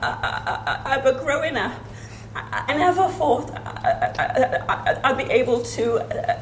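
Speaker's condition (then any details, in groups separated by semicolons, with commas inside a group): Stammer; stammer since growing up, speaking described as exhausting; blocks on words, could not get out word stammer, shaking while talking to stranger; needs patience or more time to say words, struggles to say some words; prolonged sounds, blocks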